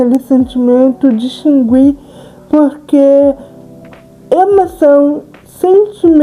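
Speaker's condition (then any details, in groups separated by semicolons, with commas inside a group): Cerebral palsy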